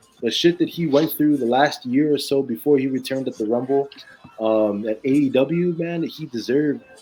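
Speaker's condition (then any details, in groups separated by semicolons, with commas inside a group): No condition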